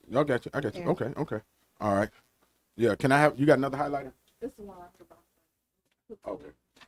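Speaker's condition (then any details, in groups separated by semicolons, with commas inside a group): No condition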